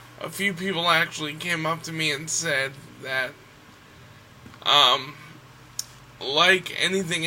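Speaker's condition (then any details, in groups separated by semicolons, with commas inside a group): Cerebral palsy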